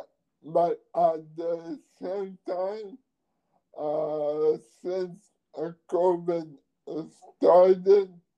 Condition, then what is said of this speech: ALS (motor neuron disease). So if you hear him slurging to speak and he's speaking very slowly, is the reason why.